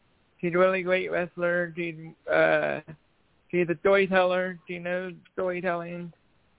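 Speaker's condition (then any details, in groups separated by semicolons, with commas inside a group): Cerebral palsy; voice improved over last year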